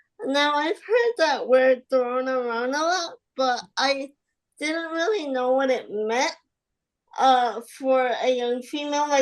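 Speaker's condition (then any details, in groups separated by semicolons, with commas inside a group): Spastic quadriplegic cerebral palsy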